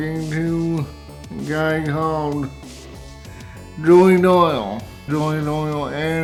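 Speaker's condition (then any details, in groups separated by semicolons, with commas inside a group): Cerebral palsy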